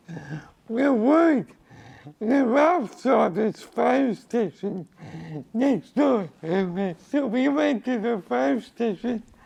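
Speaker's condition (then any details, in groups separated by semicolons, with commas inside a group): Cerebral palsy; from birth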